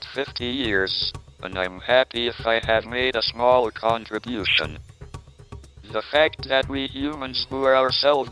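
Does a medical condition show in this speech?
Yes: motor neurone disease, through a speech-generating device; onset age 21 during Cambridge PhD, tracheostomy after pneumonia at CERN, cannot walk, wheelchair user; speaks only through computerized voice; early speech impediment, steadily worsened, voice lost after tracheostomy, earlier thumb-controlled voice box.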